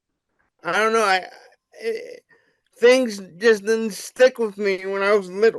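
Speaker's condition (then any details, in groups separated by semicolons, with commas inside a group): Cerebral palsy; wheelchair user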